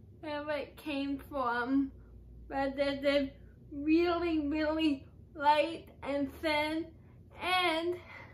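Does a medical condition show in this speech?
Yes: cerebral palsy; uses crutches.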